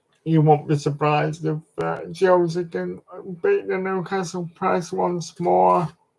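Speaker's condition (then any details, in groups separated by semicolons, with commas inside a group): Cerebral palsy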